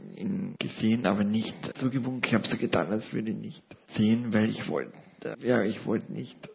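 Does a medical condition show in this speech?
Yes: paralysis with ventilator dependence; paralysis since seventh month of life, ventilator since 2006.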